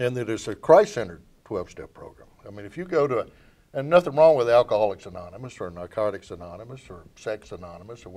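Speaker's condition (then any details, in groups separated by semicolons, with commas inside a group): No condition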